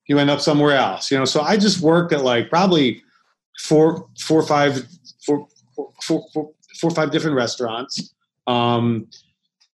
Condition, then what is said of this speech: Stuttering. First, the, uh, when you when you first meet you, you're like, you don't know at first, and you're like, oh, he's got a stutter.